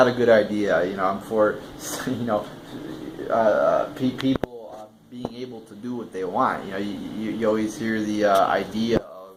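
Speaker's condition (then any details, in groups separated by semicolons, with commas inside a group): No condition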